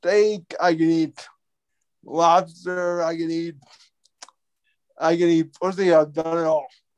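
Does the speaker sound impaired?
Yes: cerebral palsy; quadriplegic, wheelchair user, can chew and eat solid food; age 32.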